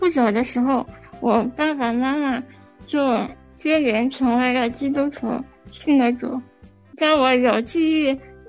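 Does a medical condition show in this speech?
Yes: spinal muscular atrophy; genetic, from birth, most severe type, motor neuron disease, weak and never stood, fully dependent since childhood; age 23, outlived doctors' prediction of not surviving to adulthood.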